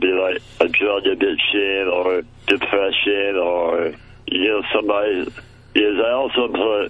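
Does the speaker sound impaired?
Yes: muscular dystrophy; childhood onset.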